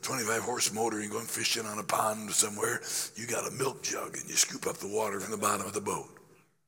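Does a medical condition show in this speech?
Yes: laryngeal cancer after radiation, growth on voice box treated with radiation and chemotherapy; started preaching in a whisper, voice gaining strength, still affected, apologizes for listener discomfort.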